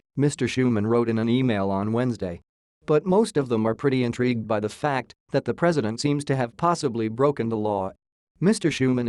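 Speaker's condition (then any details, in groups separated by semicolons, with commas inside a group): No condition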